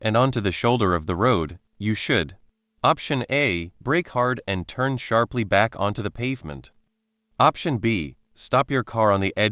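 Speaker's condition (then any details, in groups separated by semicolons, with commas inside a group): No condition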